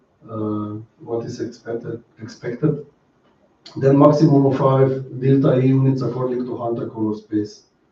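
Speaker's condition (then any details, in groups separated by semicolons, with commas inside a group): No condition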